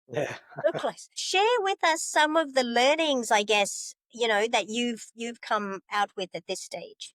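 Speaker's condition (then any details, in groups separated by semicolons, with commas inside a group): No condition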